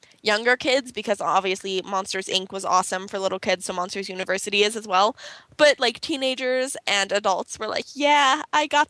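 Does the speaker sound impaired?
No.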